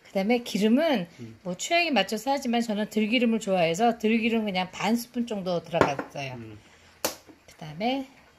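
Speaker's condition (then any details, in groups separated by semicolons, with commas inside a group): No condition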